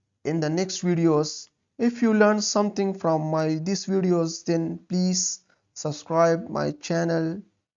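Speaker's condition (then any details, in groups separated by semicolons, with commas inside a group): No condition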